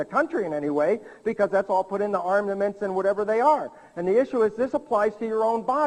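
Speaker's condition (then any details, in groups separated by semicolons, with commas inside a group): No condition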